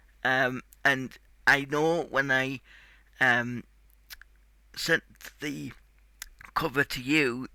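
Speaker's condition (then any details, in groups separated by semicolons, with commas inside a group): Cerebral palsy; tight muscles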